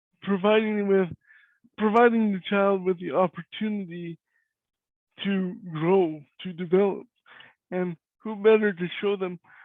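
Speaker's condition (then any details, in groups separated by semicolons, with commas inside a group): Cerebral palsy; cannot walk; voice is different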